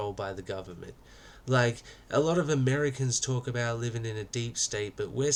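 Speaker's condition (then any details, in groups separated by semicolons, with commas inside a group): No condition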